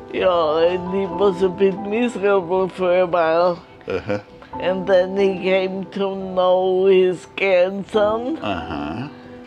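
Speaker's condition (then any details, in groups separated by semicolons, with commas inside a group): Multiple sclerosis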